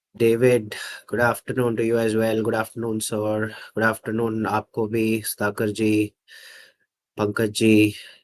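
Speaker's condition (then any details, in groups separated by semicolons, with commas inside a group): No condition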